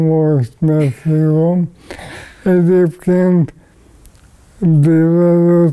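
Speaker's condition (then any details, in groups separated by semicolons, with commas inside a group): ALS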